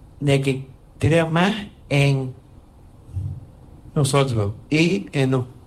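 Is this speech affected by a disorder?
Yes: Down syndrome.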